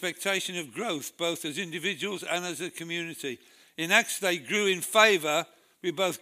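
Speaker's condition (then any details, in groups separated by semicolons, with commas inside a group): Parkinson's disease; speech affected at brain scan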